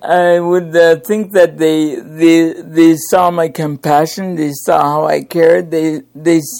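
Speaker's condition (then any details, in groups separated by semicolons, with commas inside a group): Cerebral palsy; present from birth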